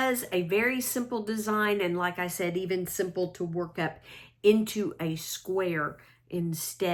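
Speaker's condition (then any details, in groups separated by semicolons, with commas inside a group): No condition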